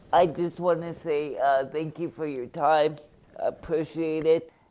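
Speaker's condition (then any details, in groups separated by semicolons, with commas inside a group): Cerebral palsy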